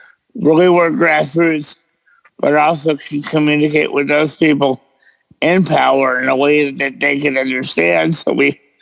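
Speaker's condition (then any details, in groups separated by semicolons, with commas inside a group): Cerebral palsy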